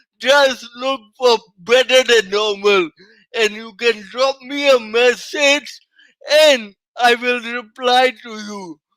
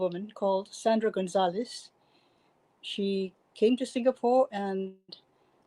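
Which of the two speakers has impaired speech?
The first: cerebral palsy; from birth, oxygen loss at delivery, mainly physical; 28 years with it.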